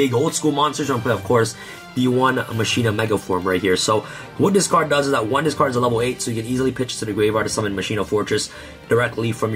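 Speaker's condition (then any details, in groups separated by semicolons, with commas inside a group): No condition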